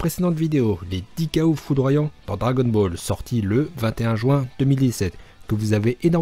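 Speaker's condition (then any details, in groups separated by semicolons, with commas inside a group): No condition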